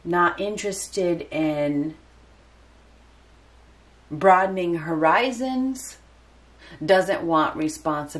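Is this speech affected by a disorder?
No.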